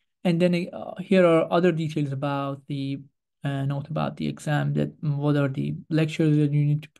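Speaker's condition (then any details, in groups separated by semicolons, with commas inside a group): No condition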